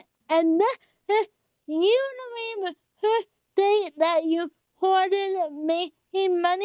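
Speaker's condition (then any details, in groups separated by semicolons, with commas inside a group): Cerebral palsy, spastic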